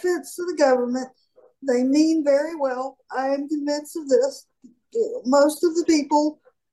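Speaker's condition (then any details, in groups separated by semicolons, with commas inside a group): Cerebral palsy; declined physical therapy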